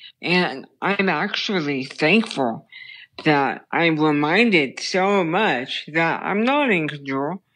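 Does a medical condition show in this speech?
Yes: brain stem tumor; childhood onset.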